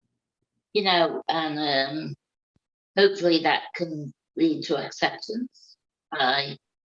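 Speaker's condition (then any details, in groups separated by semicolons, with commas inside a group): Cerebral palsy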